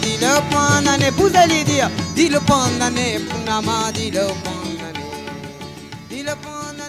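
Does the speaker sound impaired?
No.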